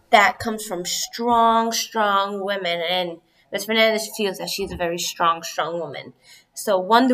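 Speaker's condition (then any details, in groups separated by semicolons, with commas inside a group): No condition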